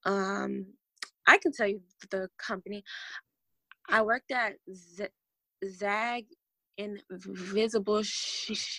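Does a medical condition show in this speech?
Yes: stuttering; long-standing stutter, years of speech therapy, severe stuttering and painful speeches in high school, not cured; two new techniques since The Steve Harvey Show, where Steve Harvey helped her speak fluently; less stuttering when unobserved, with close friends, or arguing, more when upset; here repeated sounds, prolonged sounds.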